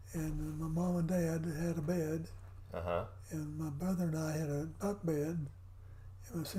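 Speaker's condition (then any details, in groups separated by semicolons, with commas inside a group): Parkinson's; affects voice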